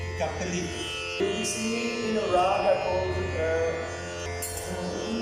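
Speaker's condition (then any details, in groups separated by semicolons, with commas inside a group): No condition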